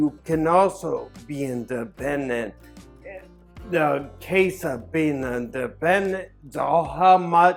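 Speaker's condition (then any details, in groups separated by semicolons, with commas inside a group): Acquired and hereditary ataxia; hereditary plus acquired ataxia, cerebellum affected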